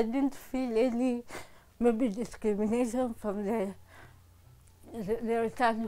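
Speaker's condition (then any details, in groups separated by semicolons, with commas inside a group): Cerebral palsy; from birth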